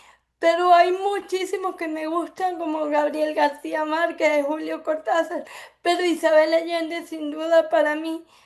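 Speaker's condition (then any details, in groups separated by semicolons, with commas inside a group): Cerebral palsy; affects speech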